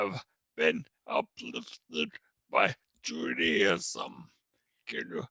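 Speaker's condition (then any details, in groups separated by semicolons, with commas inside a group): Traumatic brain injury; could not speak after injury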